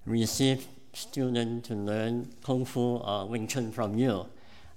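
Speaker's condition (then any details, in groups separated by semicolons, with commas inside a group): Cleft palate; congenital cleft palate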